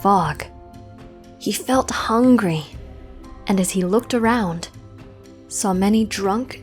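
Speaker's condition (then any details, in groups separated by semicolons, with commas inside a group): No condition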